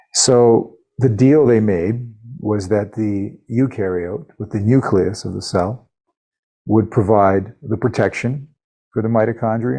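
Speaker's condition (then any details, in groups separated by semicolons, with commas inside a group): No condition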